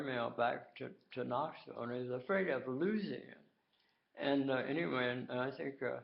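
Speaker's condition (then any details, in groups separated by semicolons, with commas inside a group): Tongue cancer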